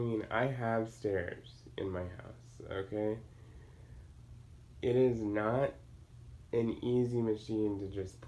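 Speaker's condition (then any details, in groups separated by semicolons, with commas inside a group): Cerebral palsy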